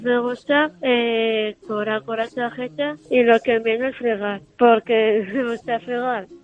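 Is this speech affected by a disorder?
Yes: Down syndrome; genetic cause.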